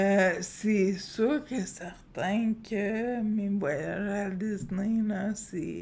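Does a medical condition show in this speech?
Yes: Friedreich's ataxia.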